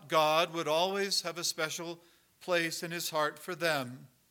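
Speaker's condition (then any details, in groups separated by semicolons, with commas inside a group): No condition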